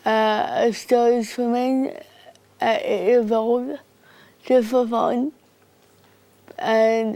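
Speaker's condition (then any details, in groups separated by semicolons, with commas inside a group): Cerebral palsy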